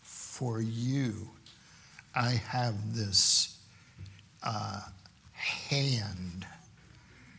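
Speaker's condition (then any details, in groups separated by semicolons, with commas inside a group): Stuttering; stuttering during sermon, deliberately slow speech; speaks slowly by necessity, stuttering can stop speech, takes slow breath, slightly changes voice; prolonged sounds, blocks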